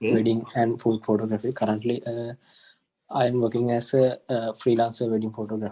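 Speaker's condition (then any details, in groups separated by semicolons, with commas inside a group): No condition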